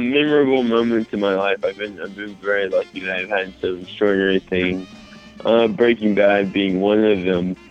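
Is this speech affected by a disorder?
Yes: mild cerebral palsy.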